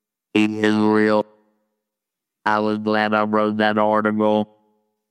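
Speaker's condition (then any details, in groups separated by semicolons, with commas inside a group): Laryngectomy, total laryngectomy with electrolarynx; voice box removed for laryngeal cancer from smoking cigarettes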